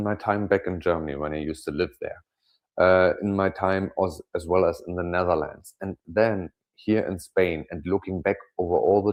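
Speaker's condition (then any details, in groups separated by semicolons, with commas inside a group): No condition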